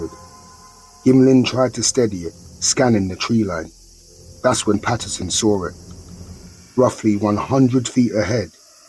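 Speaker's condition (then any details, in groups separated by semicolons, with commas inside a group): No condition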